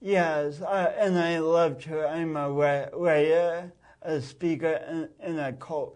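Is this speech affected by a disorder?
Yes: speech impediment from birth oxygen loss; oxygen loss at birth from kinked umbilical cord, born a few weeks early, limited fine motor coordination; pronounced speech impediment since birth, distinguished one-of-a-kind unique accent.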